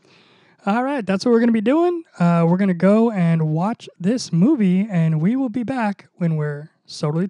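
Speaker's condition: No condition

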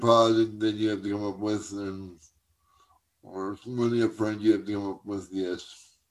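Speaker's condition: Cerebral palsy; uses wheelchair for mobility

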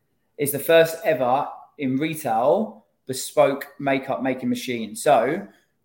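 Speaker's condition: No condition

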